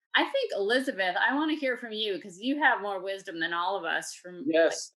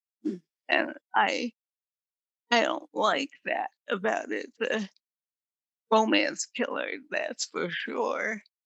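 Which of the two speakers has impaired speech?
The second: multiple sclerosis; chronic progressive form; wheelchair, fully dependent; voice sometimes difficult.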